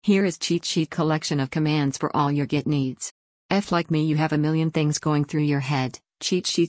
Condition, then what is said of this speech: None; typical speech.